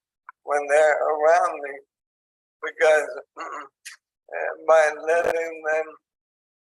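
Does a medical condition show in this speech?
Yes: ALS; onset in hands and arms, tracheostomy.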